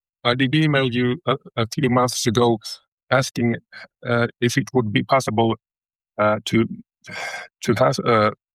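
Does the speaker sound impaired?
Yes: stutter; stutter since toddler startled by big leashed dog, fluent in two languages before, childhood speech therapy; early 40s, about 40 years since onset, not the most severe but constantly on mind; fluctuates quite a lot, jaw moves when struggling to utter words, mistaken for drug use; here repeated sounds, repeated words, blocks.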